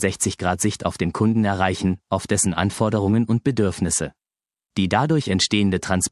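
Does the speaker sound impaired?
No.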